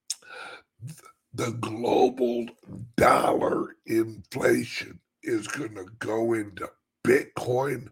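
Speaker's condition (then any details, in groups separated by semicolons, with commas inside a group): Chronic voice problem; about 2 years of dry, stiff voice box, uses CPAP machine; day two of healing, about 10% recovered, throat vibration and clearing returning; constant dry throat, urge to clear throat, stiff voice box loosening, easier when louder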